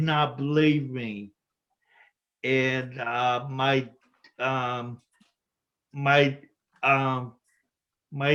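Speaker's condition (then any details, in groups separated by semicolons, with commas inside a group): Spinocerebellar ataxia type 14, SCA14; speech affected, may be hard to understand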